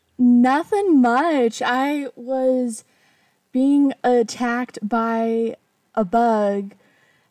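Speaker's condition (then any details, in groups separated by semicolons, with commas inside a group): Stuttering; stutter since childhood, speech therapy from kindergarten to seventh grade, speech therapist gave up then; sometimes barely able to speak, word blocks, throat feels closing before groups, crying worsens stutter; prolonged sounds, blocks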